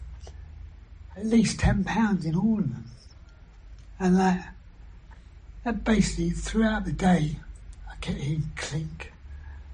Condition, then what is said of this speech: Throat cancer. Basically, what the operation's happened is half my throat doesn't work.